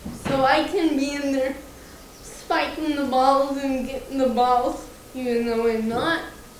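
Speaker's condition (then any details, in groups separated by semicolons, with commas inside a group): Cerebral palsy, mild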